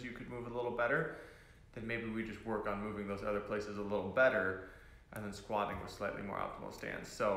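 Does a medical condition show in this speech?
No.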